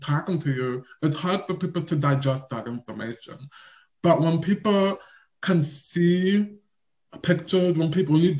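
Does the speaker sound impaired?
Yes: deaf or hard of hearing; invisible deafness, on deaf spectrum, does not hear everything, family not fluent in signing.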